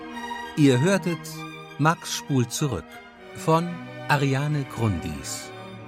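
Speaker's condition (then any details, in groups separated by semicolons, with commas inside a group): No condition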